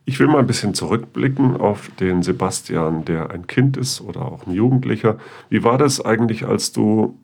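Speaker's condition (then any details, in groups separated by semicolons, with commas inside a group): No condition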